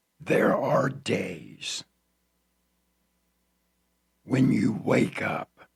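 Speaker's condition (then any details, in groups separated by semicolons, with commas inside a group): Throat cancer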